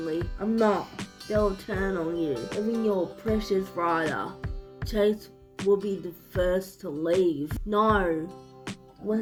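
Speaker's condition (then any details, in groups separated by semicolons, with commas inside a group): Cerebral palsy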